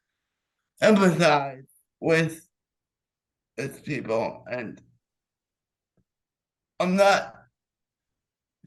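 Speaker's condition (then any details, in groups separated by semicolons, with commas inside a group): Cerebral palsy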